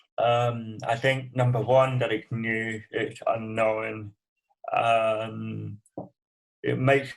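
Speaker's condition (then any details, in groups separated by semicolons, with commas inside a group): Cerebral palsy; from birth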